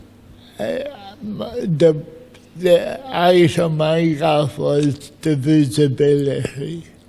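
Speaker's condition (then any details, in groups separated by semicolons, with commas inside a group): Cerebral palsy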